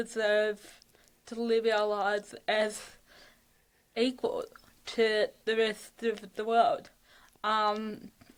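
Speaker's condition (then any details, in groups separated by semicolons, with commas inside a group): Cerebral palsy; ataxic, lack of oxygen at birth, arms and legs affected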